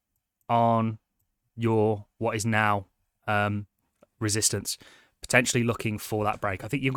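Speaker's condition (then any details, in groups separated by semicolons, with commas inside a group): No condition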